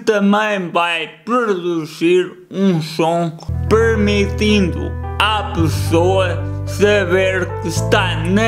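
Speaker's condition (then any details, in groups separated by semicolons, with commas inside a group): Cerebral palsy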